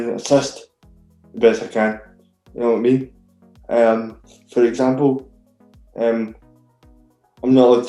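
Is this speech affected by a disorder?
Yes: cerebral palsy; very rigid body.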